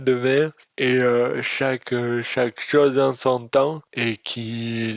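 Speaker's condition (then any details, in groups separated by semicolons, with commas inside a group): Dystonia; speech disorder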